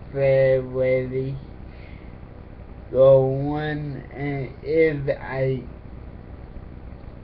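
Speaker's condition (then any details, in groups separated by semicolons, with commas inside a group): Cerebral palsy; affects speech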